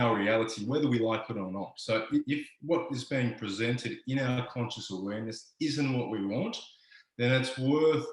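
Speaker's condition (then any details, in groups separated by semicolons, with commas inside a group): No condition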